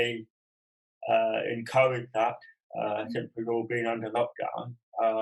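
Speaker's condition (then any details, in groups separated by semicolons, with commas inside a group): Cerebral palsy; from birth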